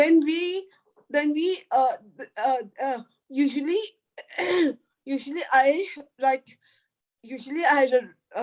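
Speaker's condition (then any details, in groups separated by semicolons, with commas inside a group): Cerebral palsy; could not talk in early childhood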